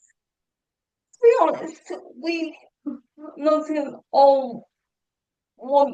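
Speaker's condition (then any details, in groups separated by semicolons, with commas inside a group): Cerebral palsy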